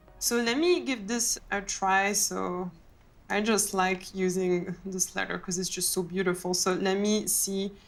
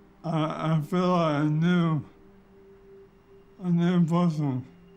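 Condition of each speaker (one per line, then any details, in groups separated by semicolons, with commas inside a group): No condition
ALS; legs and arms affected; diagnosed at 22, now 34, wheelchair user; speech often unintelligible, chewing and swallowing trouble, original voice lost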